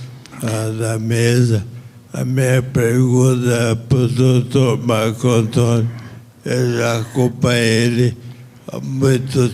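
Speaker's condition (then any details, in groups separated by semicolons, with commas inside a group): Amyotrophic lateral sclerosis; uses cannabis; cannabis greatly improves articulation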